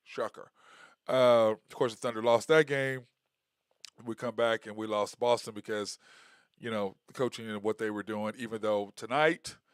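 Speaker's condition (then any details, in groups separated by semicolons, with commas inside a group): No condition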